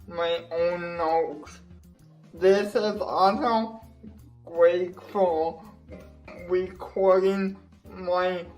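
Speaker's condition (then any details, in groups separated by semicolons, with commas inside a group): Cerebral palsy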